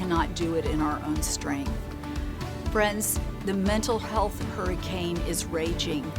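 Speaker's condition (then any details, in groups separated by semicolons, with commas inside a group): No condition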